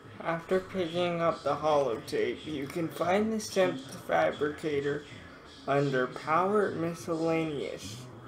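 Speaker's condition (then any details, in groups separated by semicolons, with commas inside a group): Cerebral palsy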